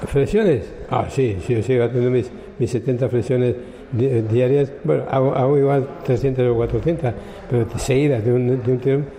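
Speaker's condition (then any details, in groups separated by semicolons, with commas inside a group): Parkinson's disease; about 19 years since onset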